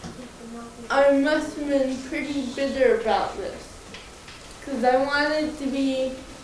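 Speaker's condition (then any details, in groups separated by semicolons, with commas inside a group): Cerebral palsy, mild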